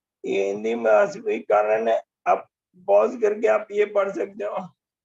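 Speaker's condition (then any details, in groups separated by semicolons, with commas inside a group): Motor neurone disease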